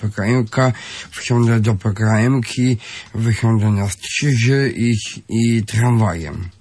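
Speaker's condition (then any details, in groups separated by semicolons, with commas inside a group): Down syndrome; genetic, trisomy 21, extra chromosome 21, from birth; adult, 27 years old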